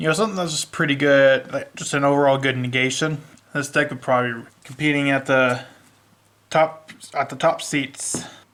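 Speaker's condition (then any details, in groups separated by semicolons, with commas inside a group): No condition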